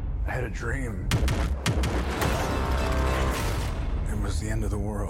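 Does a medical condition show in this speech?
No.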